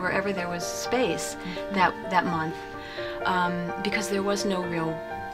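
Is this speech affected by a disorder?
No.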